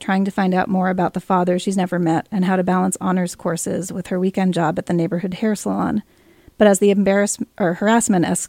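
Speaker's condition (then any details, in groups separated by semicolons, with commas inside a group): No condition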